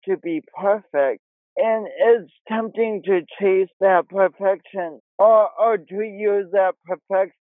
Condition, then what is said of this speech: Cerebral palsy. I feel so lucky to have gone forward and done it, even though my voice has a speech impediment quality to it, than waiting for some miracle to kill my voice before I start living my dream.